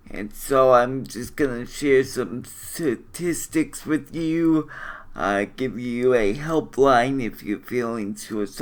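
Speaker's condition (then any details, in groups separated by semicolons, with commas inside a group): Cerebral palsy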